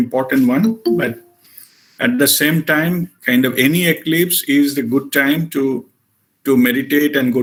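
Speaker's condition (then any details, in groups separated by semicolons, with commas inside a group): No condition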